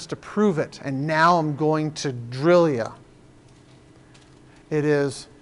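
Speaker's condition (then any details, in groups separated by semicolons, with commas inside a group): No condition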